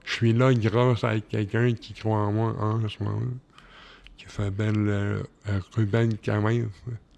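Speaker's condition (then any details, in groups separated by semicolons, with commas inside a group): Cerebral palsy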